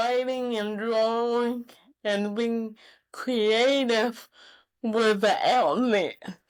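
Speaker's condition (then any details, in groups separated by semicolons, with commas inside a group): Cerebral palsy; could not always articulate well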